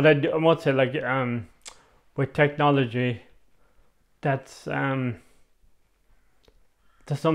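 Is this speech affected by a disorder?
Yes: MND; onset right side; communication devices assessed, types replies.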